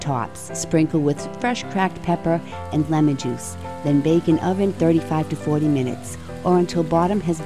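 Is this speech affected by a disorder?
No.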